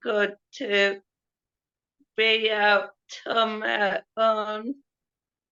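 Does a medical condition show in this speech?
Yes: cerebral palsy; affects speech and mobility.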